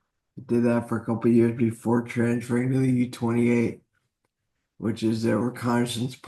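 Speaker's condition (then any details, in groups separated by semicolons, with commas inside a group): Traumatic brain injury; accident after combat flight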